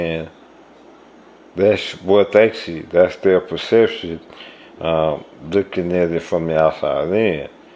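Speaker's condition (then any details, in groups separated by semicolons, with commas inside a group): ALS; speech progressively lost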